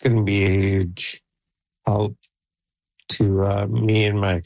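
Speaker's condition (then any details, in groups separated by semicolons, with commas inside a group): ALS; left leg froze at onset, Neuralink N1 implant three months ago, voice banked via 11 Labs; age 48, controls computer with thoughts via implant; voice deteriorating and audibly affected, expects soon to be unable to talk, plans AI voice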